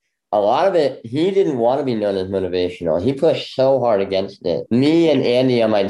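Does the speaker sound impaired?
Yes: bilateral cleft lip; congenital bilateral.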